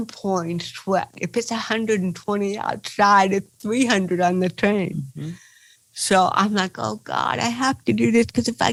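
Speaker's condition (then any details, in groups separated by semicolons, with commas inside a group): Cerebral palsy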